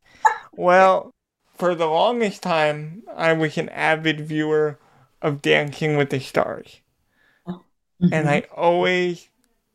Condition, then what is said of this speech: Lisp. When I hear like something where my lisp is really prevalent or prominent, I'm like, oh, I don't want to hear